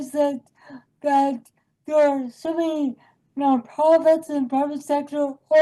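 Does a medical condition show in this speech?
Yes: cerebral palsy; from birth.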